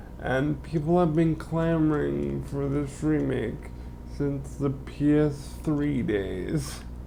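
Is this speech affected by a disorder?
Yes: cerebral palsy; limbs affected.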